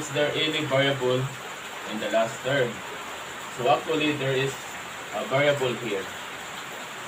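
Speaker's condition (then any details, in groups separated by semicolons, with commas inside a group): No condition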